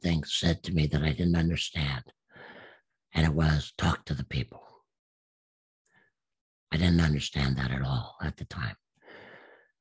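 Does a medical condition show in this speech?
Yes: absent vocal cords; still practices speaking.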